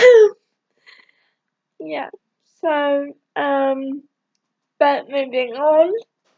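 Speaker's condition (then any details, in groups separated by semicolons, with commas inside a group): Cerebral palsy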